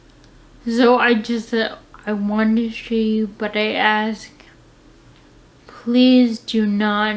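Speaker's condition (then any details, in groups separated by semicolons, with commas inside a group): Friedreich's ataxia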